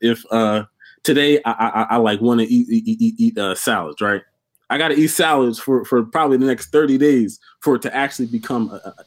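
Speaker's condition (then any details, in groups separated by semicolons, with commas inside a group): Stuttering; volunteered for public speaking in high school and college; repeated sounds, repeated words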